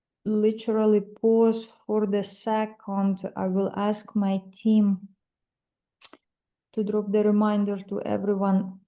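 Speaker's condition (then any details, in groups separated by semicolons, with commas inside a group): No condition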